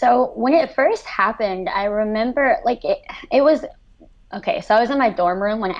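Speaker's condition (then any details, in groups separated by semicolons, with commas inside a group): Cleft lip and palate, severe; after stroke could not speak, text, write or converse, cognition impaired; speech pathologist and cognitive therapy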